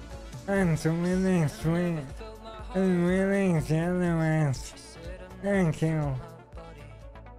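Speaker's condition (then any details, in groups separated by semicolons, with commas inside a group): ALS; stem cell treatment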